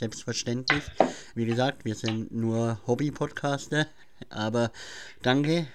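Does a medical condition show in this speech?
Yes: cleft palate; cleft palate since childhood; speech defect, listeners say speech hard to understand.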